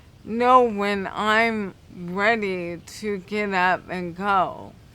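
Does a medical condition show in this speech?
Yes: cerebral palsy; affects speech.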